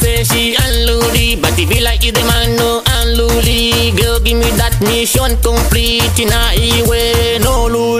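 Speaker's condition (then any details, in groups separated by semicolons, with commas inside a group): No condition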